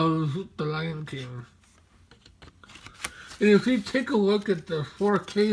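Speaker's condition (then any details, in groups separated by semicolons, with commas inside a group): Mobius syndrome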